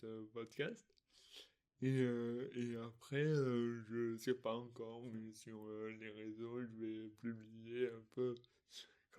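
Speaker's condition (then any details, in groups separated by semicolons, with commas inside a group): Dystonia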